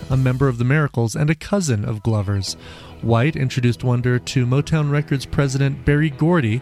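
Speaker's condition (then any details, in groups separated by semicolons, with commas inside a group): No condition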